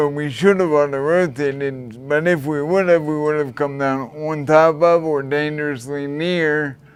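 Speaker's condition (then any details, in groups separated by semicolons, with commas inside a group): Traumatic brain injury; head impact despite helmet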